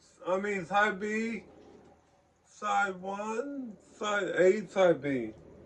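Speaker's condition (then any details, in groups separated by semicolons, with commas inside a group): Ataxic cerebral palsy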